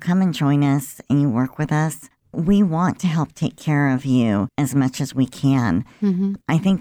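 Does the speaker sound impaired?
Yes: cleft lip and palate; congenital, present since birth.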